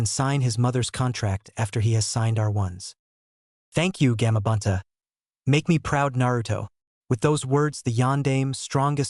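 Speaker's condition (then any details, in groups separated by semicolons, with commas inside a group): No condition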